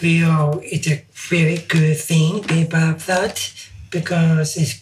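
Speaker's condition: Down syndrome

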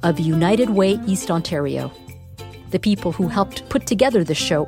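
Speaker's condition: No condition

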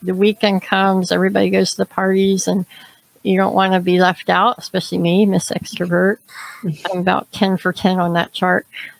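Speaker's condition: Cleft palate, severe; congenital

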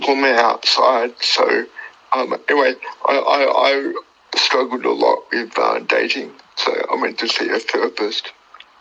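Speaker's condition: Cerebral palsy; born two months premature

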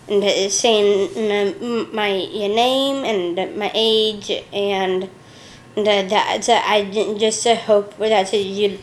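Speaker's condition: Down syndrome; age 34

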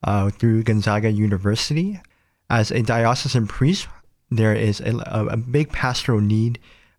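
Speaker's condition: Cleft palate; nose and lip

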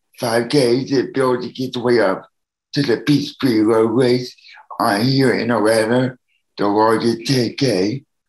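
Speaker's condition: Cerebral palsy; needs help from others

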